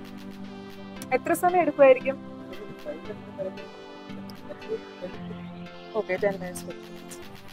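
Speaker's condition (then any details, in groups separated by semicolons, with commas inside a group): No condition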